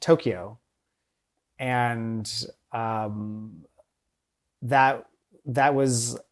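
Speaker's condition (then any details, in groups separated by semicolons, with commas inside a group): Stuttering; since childhood, once severe, could not answer phone, varies, teacher voice from Tokyo teaching controls it; no stuttering in commanding projecting teacher voice, frequent stuttering in normal voice, harder with few listeners; repeated words, blocks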